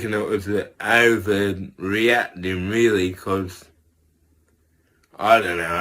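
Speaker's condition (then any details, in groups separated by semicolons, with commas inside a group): Cerebral palsy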